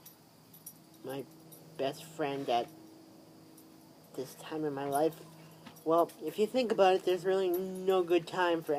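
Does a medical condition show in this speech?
Yes: cerebral palsy.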